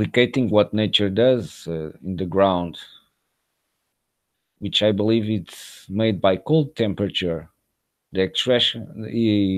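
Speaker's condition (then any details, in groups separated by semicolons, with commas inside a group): No condition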